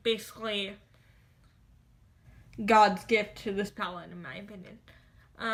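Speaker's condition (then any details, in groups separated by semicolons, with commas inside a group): Cerebral palsy, spastic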